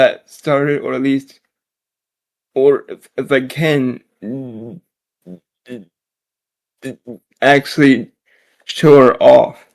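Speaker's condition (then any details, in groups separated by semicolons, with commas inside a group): Generalized dystonia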